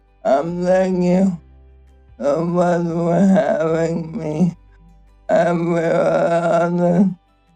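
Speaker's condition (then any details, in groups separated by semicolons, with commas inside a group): ALS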